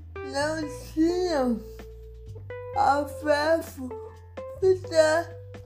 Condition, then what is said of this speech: Cerebral palsy. Sendo assim, todas as suas falas encontram-se na descrição do nosso podcast, caso você queira acompanhar, ok?